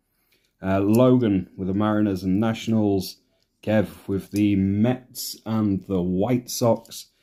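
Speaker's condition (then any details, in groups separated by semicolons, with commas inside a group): No condition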